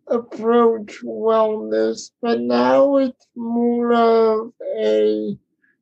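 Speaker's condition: Cerebral palsy; daily wheelchair use for mobility

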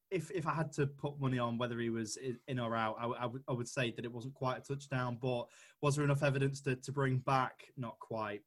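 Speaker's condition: No condition

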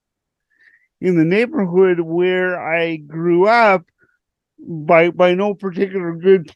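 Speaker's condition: Cerebral palsy; non-progressive

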